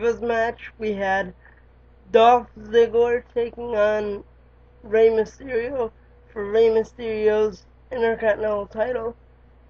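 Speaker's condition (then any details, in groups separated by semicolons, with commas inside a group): Cerebral palsy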